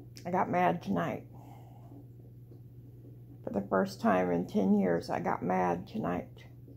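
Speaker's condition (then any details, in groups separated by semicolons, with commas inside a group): Cerebral palsy; walks flat-footed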